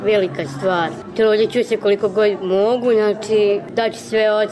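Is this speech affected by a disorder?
Yes: Down syndrome.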